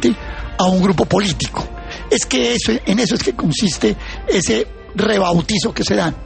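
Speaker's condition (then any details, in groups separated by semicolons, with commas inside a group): No condition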